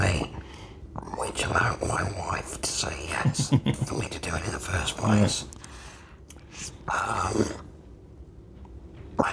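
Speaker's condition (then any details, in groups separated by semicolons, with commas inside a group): Laryngectomy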